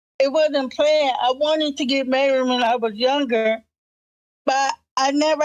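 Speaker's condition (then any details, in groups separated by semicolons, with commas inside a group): Cerebral palsy; present from birth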